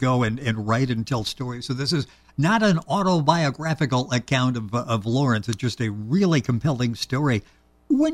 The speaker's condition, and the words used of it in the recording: None; typical speech.